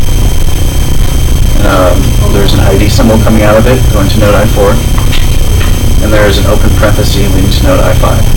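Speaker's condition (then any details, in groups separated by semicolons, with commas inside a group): No condition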